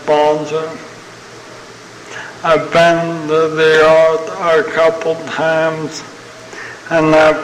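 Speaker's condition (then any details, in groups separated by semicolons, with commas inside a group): ALS (Lou Gehrig's disease); young onset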